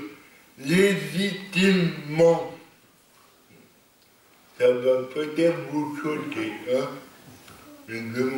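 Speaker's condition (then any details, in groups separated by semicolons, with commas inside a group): Cerebral palsy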